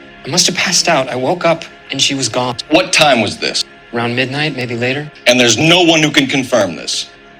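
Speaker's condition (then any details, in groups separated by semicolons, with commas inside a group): No condition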